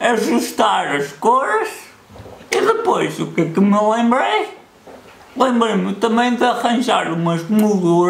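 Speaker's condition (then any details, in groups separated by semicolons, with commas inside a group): Cerebral palsy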